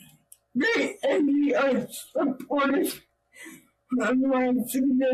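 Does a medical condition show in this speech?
Yes: cerebral palsy; own voice needs subtitles.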